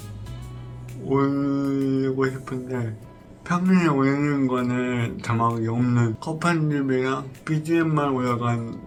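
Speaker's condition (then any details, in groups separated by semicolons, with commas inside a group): Brain lesion disability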